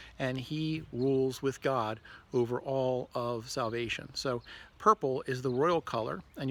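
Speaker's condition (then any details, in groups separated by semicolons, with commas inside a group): No condition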